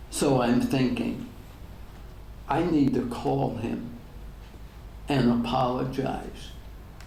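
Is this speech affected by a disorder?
Yes: ALS; degenerative; diagnosed ten years ago.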